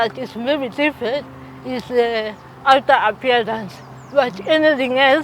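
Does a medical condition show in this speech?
Yes: cerebral palsy; from birth.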